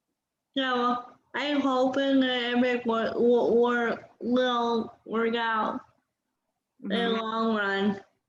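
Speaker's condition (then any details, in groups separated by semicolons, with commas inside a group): Cerebral palsy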